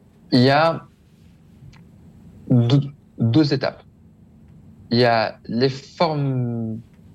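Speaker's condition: Stuttering; stuttering of neurological origin, not due to stress or shyness, described by interviewer as fairly strong; still stutters, accepts it, sees no way to change it; describes stuttering generally as blocks, repetitions, sometimes associated movements, accentuated by certain factors; blocks

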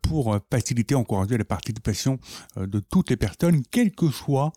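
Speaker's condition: Profound deafness from birth, congenital

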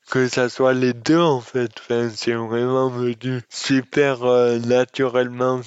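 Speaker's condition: Dystonia; congenital

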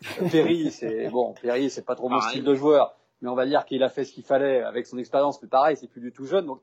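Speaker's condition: No condition

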